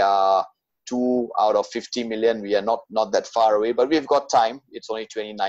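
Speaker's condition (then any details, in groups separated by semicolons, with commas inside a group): No condition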